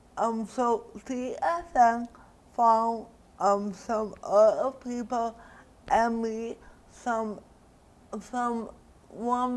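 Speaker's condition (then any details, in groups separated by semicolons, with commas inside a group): Cerebral palsy; diagnosed around age one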